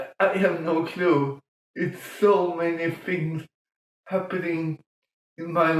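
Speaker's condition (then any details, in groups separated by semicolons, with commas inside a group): Cerebral palsy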